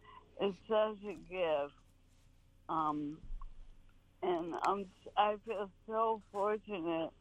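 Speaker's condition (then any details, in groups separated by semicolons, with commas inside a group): ALS; terminal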